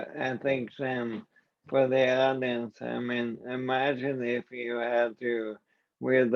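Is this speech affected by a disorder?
Yes: ALS.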